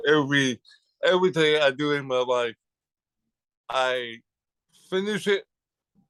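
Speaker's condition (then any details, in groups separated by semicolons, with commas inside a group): Cerebral palsy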